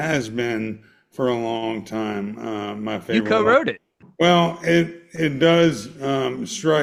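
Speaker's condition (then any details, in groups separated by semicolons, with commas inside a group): ALS; motor neuron disease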